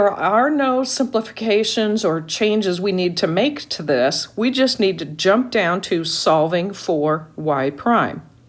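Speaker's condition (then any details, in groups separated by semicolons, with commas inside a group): No condition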